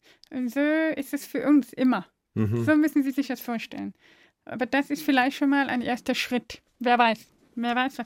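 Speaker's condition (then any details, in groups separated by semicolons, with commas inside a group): Deafness; deaf since birth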